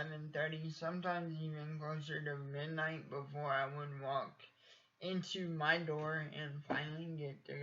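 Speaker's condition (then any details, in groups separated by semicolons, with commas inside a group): Cerebral palsy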